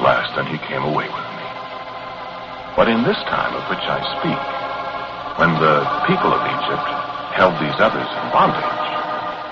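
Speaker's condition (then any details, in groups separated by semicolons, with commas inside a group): No condition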